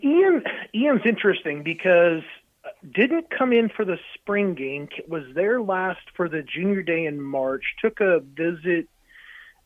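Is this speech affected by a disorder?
No.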